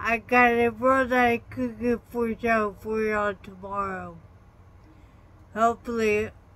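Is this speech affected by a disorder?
Yes: traumatic brain injury.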